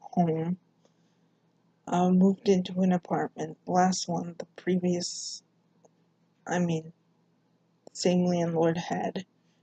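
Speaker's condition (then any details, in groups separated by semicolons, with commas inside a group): Cerebral palsy; severe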